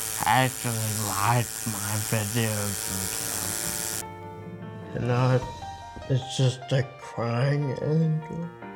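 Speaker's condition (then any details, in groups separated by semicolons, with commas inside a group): Friedreich's ataxia; inherited, progressive, poor coordination and gait; diagnosed in childhood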